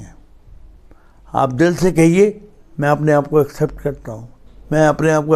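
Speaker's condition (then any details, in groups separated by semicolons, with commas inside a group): Cerebral palsy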